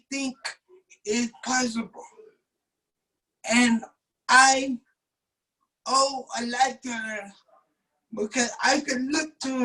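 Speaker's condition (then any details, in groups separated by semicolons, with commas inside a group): Cerebral palsy; uses wheelchair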